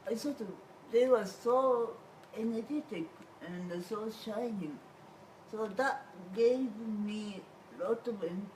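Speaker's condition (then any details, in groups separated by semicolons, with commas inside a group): Cerebral palsy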